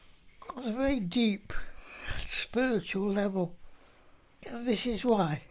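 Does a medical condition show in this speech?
Yes: motor neurone disease; declining health and disability, housebound; terminal illness.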